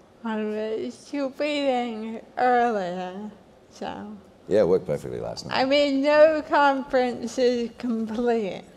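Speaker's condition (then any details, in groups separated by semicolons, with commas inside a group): Hereditary spastic paraplegia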